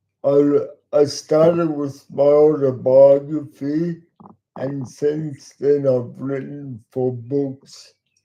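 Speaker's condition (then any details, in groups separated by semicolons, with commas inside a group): Cerebral palsy; talks slowly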